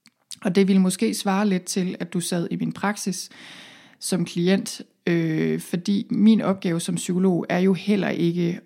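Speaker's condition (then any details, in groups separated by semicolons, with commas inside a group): No condition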